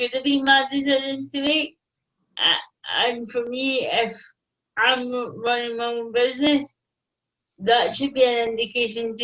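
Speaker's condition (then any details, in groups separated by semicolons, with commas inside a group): Cerebral palsy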